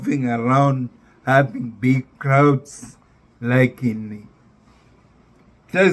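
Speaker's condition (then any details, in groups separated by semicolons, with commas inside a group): Neurological disease after spinal surgery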